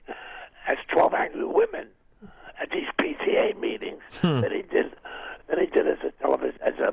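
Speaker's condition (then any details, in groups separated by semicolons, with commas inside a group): Throat cancer, vocal cord removed, partial laryngectomy, right vocal cord removed; vocal surgery removing part of larynx including right vocal cord, now a stump; voice lost after surgery, left cord trained to reach past midline to stump for sound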